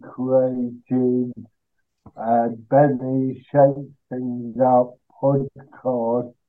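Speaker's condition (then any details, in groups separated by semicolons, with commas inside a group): Cerebral palsy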